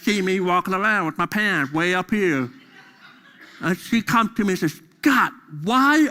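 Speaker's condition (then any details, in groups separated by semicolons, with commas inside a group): Deafness; deaf during school years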